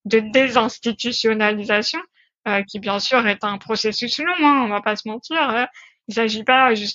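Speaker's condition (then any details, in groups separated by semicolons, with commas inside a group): No condition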